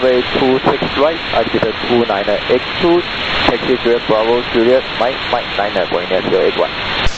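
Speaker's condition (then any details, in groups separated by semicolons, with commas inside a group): No condition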